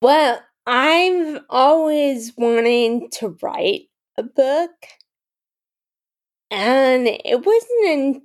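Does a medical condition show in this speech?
Yes: Friedreich's ataxia; rare progressive, form of muscular dystrophy, diagnosed at 17, initially mild, Muscular Dystrophy Association for braces; ambulatory until about 21, then wheeled mobility, over 10 years since diagnosis, unsure if still mild; some speech issues, less pronounced than in others with Friedreich's ataxia.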